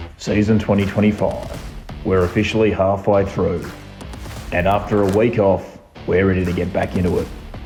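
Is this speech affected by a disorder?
No.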